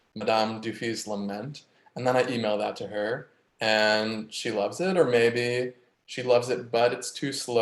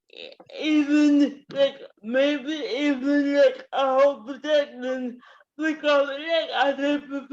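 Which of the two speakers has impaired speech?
The second: cerebral palsy.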